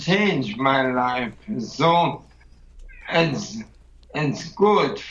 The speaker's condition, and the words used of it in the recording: ALS (motor neuron disease). But it's going inside, my deep inside, and then I can write much more than I can speak.